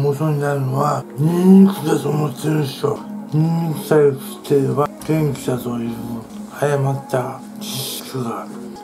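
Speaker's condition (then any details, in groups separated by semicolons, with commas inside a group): Tongue cancer, partial glossectomy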